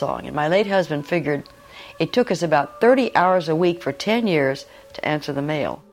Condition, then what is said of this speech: None; typical speech.